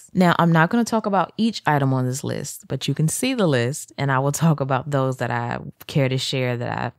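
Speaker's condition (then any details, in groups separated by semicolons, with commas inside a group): No condition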